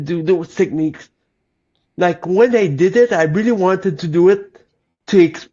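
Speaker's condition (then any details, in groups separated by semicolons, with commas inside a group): Cerebral palsy; lifelong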